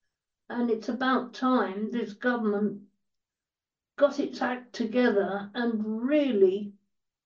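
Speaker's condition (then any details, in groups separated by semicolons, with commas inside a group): Cerebral palsy; quadriplegia, wheelchair user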